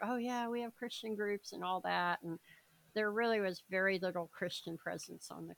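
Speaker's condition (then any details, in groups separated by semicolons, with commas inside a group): Cleft palate, severe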